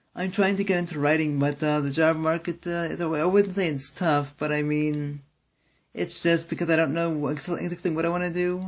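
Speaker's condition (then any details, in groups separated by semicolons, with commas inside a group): Cerebral palsy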